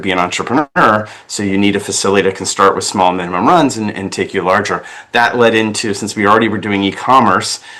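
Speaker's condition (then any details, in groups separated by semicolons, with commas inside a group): No condition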